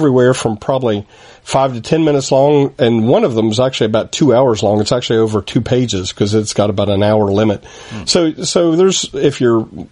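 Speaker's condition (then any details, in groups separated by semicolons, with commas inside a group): No condition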